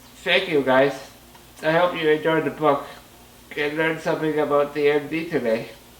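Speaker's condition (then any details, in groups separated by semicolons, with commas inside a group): Muscular dystrophy, Duchenne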